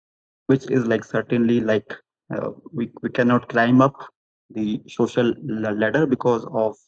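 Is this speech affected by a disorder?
Yes: stammering; stammer since very young age, at 16 blocked, stammered and spat during school assembly speech; adult, openly discloses stammer, expects to stammer during this conversation, asks listeners for patience; stammers less when more confident, stammers when nervous; here repeated sounds, prolonged sounds.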